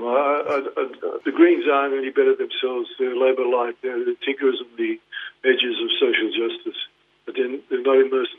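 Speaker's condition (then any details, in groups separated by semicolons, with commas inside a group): Parkinson's; diagnosed 2019, led to retirement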